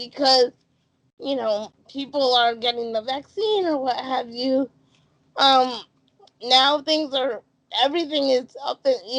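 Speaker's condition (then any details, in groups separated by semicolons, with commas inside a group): Cerebral palsy; birth oxygen deprivation; speech therapy in childhood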